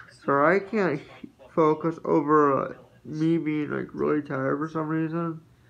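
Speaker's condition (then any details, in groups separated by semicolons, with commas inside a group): Spastic quadriplegic cerebral palsy; spastic quadriplegic, all four limbs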